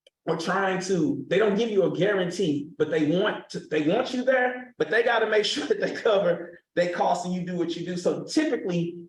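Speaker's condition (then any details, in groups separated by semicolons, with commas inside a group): No condition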